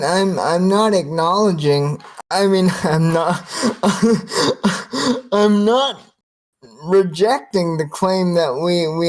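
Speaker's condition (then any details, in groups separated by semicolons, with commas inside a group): Cerebral palsy, spastic quadriplegia, severe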